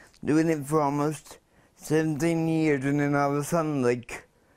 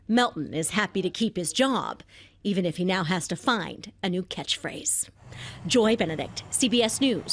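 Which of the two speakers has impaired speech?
The first: cerebral palsy; wheelchair user.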